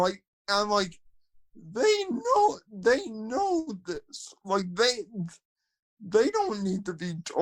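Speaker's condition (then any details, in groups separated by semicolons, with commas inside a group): Cerebral palsy, spastic quadriplegia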